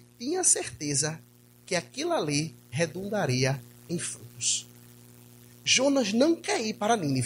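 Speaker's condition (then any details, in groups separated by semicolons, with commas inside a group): No condition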